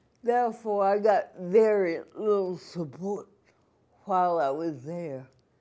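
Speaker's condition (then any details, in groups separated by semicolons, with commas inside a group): Cerebral palsy; from birth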